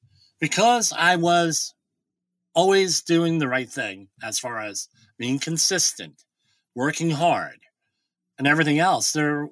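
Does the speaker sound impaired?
Yes: bilateral cleft lip and palate; congenital bilateral cleft lip and cleft palate, about nine years of speech therapy; formerly unintelligible, couldn't be understood before speech therapy.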